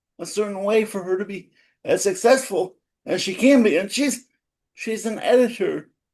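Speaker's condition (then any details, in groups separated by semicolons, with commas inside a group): Cerebral palsy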